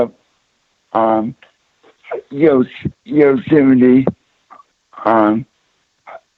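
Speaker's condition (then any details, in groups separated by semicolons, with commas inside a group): Cerebral palsy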